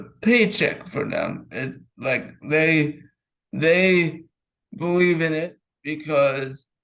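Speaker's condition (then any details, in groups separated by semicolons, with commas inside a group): Cerebral palsy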